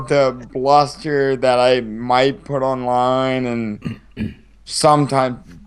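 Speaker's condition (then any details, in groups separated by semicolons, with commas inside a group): Cerebral palsy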